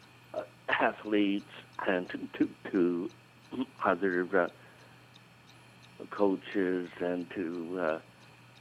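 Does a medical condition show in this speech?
Yes: stuttering; stuttering since grade one or two, lifelong, now about 70; still stutters, takes phone calls about stuttering, makes many personal calls; stutters openly, accepts stuttering as part of self; here repeated words, prolonged sounds, blocks.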